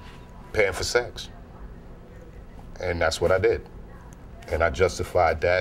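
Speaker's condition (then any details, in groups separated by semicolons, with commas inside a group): No condition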